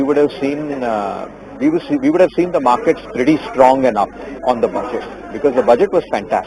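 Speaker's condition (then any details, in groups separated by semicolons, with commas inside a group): No condition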